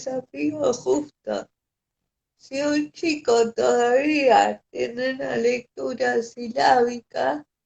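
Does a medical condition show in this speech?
Yes: cerebral palsy.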